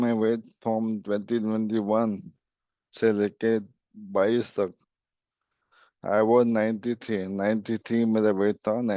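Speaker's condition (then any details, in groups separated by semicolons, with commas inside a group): ALS; speech improved a little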